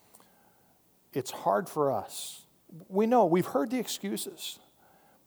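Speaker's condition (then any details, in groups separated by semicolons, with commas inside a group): No condition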